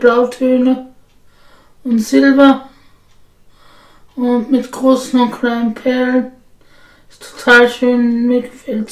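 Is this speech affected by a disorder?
Yes: spasticity from birth; multiple sclerosis.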